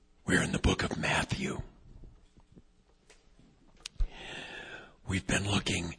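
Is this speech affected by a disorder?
Yes: vocal cord paralysis, unilateral; one vocal cord paralyzed, about 6 weeks; awaiting surgery in about a month, plastic shim to move paralyzed cord, previously repeated injections; voice not yet back, audibly affected.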